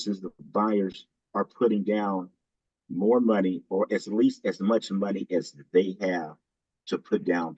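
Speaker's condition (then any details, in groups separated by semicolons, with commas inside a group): No condition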